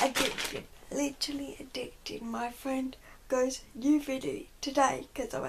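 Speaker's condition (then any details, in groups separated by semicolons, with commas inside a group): Cerebral palsy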